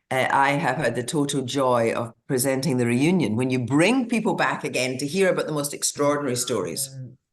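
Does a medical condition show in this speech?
No.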